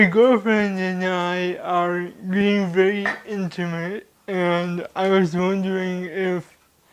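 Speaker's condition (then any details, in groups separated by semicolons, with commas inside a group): Cerebral palsy; from birth; hard to understand, slower on some words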